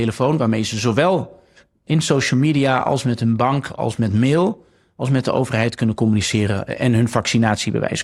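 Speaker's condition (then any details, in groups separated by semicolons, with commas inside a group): No condition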